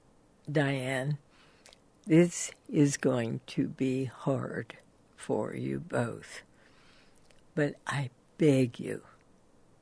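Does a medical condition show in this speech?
Yes: spasmodic dysphonia; voice changed from original voice, speaking physically difficult, requires hard work.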